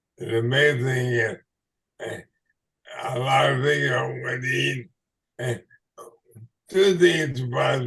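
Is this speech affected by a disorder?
Yes: ALS/MND.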